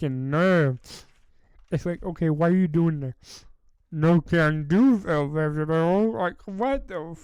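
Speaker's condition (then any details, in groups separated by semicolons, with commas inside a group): Cerebral palsy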